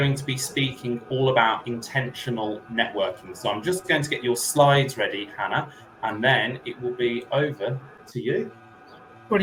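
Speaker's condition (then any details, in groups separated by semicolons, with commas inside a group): No condition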